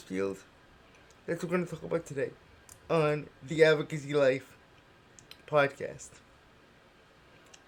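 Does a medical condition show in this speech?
Yes: cerebral palsy.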